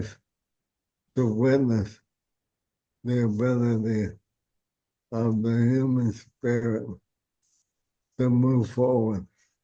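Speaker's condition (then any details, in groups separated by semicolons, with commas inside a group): ALS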